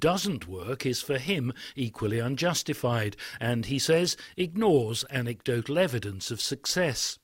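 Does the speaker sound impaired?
No.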